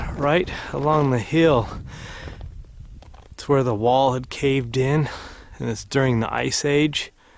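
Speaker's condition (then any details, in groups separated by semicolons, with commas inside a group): No condition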